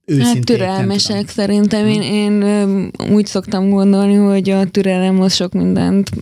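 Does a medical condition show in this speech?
Yes: hearing loss, hard of hearing, hearing aids; likely from birth, detected at age five, first hearing aid at five; quiet child, started speaking late, recited nursery rhymes poorly in kindergarten.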